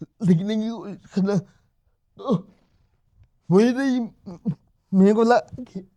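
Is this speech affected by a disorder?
Yes: cerebral palsy.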